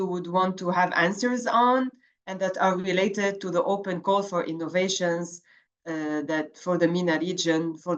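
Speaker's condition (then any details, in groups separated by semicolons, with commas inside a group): No condition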